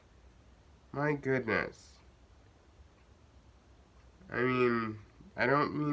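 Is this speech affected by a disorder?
Yes: cerebral palsy.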